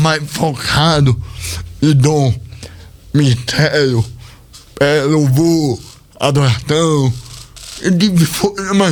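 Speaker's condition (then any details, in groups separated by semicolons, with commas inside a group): Cerebral palsy; speech not normal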